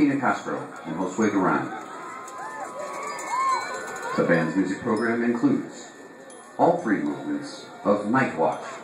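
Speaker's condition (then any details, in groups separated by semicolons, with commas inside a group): No condition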